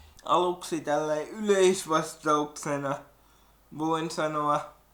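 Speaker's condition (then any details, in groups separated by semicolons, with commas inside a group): Cerebral palsy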